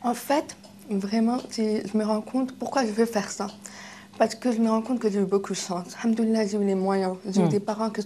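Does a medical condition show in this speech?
Yes: deafness, acquired deafness, kidney-disease related; kidney disease from age 1.5 damaged ears, progressive loss, hearing aids, left ear deaf at 20.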